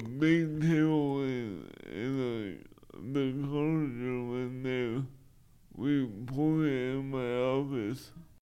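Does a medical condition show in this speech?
Yes: cerebral palsy; wheelchair user 99.9% of the time.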